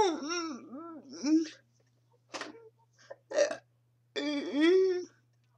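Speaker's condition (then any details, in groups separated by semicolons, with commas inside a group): Cerebral palsy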